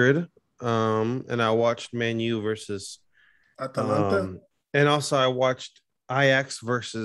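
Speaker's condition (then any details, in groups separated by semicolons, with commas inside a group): No condition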